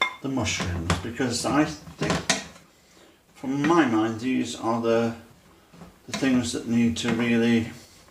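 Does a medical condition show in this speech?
No.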